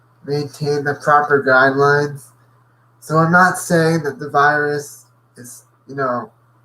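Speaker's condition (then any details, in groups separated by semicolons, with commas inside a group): Cerebral palsy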